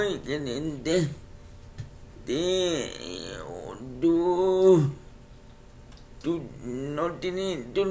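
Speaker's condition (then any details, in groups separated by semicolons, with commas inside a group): Cerebral palsy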